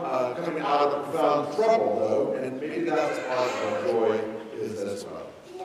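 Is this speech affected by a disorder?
No.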